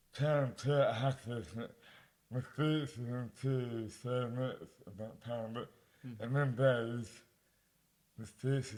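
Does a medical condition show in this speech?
Yes: dystonia; mouth impairment affects speech.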